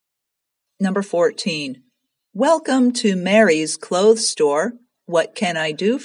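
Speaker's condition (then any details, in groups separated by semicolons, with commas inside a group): No condition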